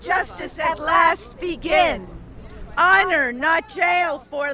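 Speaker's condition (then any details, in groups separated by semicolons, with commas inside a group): No condition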